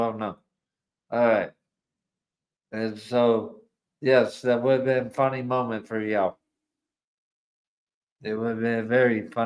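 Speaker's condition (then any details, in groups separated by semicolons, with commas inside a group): ALS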